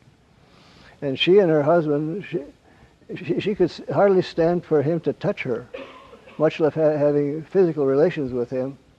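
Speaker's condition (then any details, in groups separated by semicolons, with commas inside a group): Parkinson's; wakes at night, gets up around 3 am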